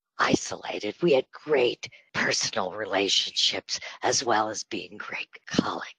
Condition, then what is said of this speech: Spasmodic dysphonia. I have spastic dysphonia, and the treatment is Botox.